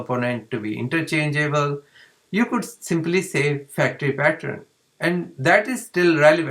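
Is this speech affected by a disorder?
No.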